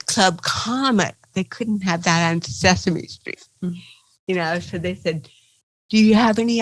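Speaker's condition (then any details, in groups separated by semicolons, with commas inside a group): Cerebral palsy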